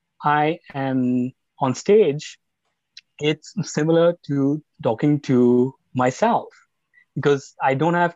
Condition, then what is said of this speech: Stuttering. I'm sure it's been a bit obvious on this podcast that I do have a stutter, right?